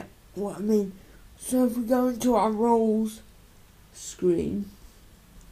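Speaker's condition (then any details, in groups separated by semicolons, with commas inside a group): Cerebral palsy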